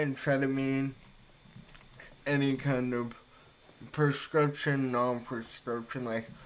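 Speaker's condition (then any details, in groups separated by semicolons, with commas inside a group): Cerebral palsy; speech affected by cerebral palsy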